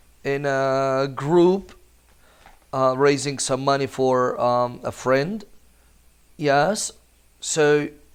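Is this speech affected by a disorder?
No.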